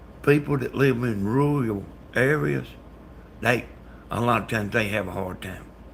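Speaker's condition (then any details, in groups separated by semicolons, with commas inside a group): Brain bleed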